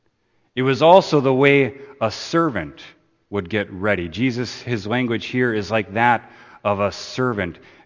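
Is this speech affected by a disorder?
No.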